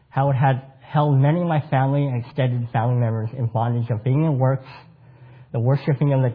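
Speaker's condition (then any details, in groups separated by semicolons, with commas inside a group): Cleft palate; congenital cleft palate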